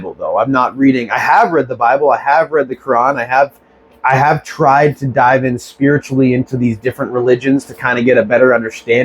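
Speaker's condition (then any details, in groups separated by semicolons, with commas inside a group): No condition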